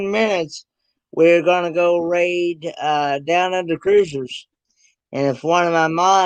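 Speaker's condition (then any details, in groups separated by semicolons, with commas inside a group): Cerebral palsy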